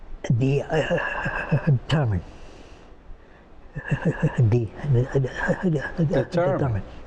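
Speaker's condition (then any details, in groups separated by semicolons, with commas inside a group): Partial right-side paralysis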